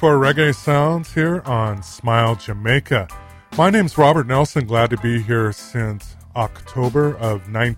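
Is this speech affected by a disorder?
No.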